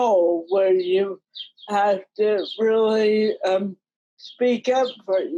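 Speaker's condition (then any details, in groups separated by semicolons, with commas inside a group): Cerebral palsy; mild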